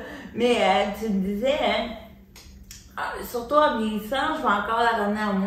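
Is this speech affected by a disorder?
Yes: cerebral palsy; from birth, uses wheelchair.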